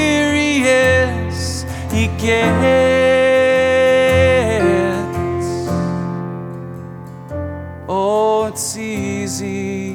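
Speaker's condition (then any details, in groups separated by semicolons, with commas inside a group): No condition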